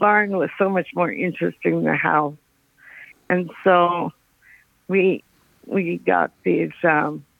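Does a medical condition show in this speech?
Yes: Parkinson's; recent onset.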